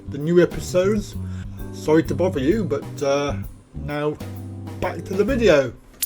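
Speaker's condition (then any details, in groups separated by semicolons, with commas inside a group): Cerebral palsy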